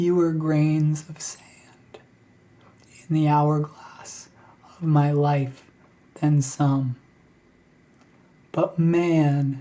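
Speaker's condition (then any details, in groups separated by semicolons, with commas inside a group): ALS; struggles to breathe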